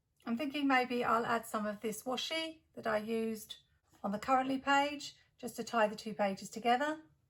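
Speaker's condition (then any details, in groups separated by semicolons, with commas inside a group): No condition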